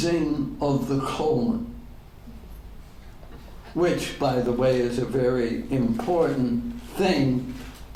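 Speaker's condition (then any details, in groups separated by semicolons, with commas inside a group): ALS; degenerative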